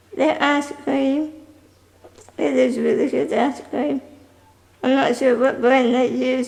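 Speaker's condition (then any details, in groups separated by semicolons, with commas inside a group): Spinal muscular atrophy type 2; sometimes trouble breathing, machine airflow sudden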